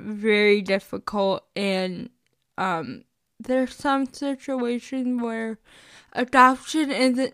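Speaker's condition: Cerebral palsy; recent health issues

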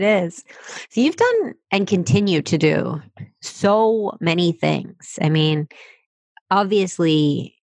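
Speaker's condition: No condition

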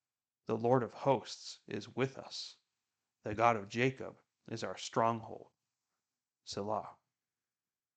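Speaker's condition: No condition

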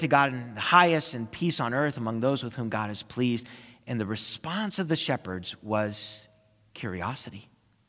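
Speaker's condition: No condition

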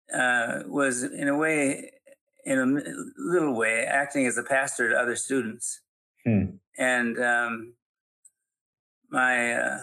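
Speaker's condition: Parkinson's; still teaching and speaking publicly

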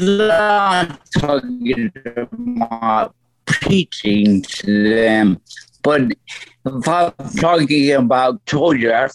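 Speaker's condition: Stroke; voice altered since stroke, lasting effect

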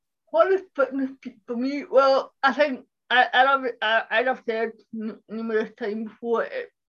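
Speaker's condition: Cerebral palsy; speech impairment

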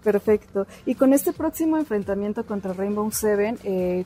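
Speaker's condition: No condition

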